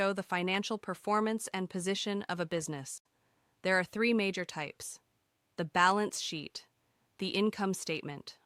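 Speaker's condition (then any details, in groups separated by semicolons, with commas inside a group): No condition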